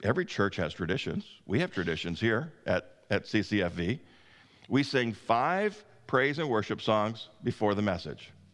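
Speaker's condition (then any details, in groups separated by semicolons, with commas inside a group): No condition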